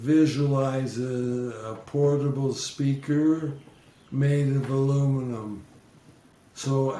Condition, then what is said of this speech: ALS (motor neuron disease). If it's a little bit slurred, that's fine.